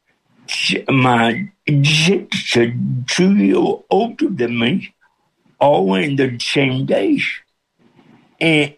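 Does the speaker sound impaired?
Yes: cerebral palsy with speech impediment; speech impediment since birth, hard to understand at first, pastor John Hayes feared nobody could understand, listeners adjust within minutes.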